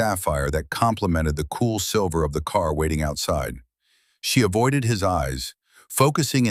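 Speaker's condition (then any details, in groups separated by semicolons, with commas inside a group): No condition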